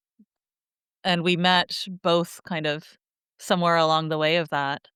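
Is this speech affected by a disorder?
No.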